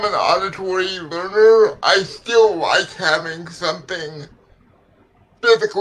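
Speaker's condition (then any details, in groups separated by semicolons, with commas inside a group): Cerebral palsy; legs affected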